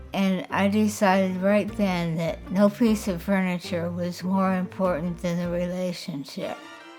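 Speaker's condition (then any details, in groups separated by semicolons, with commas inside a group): Parkinson's disease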